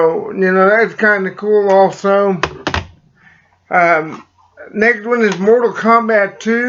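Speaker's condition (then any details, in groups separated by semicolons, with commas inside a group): Cerebral palsy; slight speech impediment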